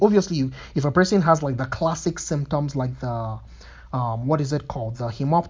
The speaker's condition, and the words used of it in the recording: None; typical speech.